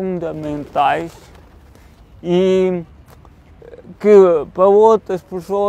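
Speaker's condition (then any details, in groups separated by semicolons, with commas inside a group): Cerebral palsy; motor problems; age 28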